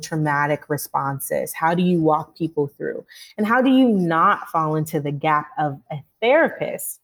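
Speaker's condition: No condition

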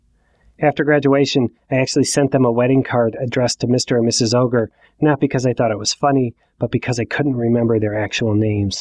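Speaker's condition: No condition

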